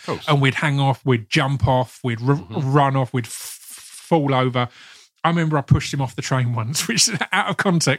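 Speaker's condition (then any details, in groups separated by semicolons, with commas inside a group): Stutter; worsened around GCSE years, parents tried speech therapist, then hypnotist for relaxation; stammer worsened in secondary school, prohibitive in places, hypnotist aimed at less stammering, less concern; repeated sounds, prolonged sounds, blocks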